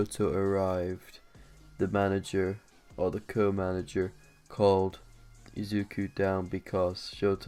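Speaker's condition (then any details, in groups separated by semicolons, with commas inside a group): No condition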